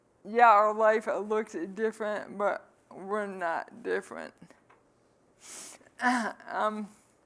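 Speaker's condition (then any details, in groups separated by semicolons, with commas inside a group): ALS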